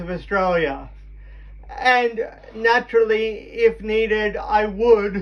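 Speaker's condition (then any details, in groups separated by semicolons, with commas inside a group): Cerebral palsy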